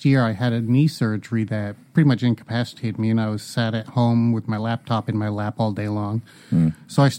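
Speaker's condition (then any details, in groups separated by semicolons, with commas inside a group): No condition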